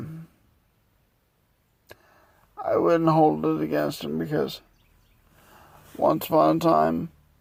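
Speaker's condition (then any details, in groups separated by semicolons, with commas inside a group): Multiple sclerosis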